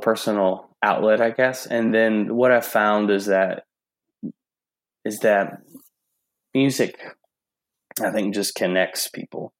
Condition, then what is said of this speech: Stuttering. And today's a pretty good day, I think, so far.